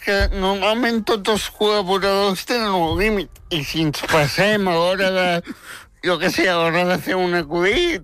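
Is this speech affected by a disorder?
Yes: spastic tetraplegic cerebral palsy; from birth, twin embryo died in complex pregnancy, premature, wheelchair user, much physiotherapy; very talkative since age 3, worked hard to make people understand speech.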